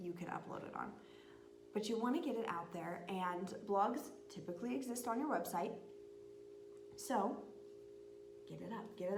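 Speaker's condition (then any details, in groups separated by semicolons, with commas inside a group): No condition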